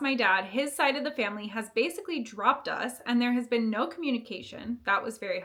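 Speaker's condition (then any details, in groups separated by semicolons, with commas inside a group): No condition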